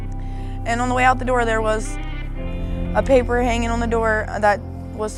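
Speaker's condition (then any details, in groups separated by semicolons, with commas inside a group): No condition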